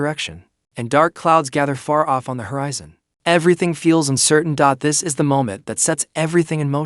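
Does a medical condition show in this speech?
No.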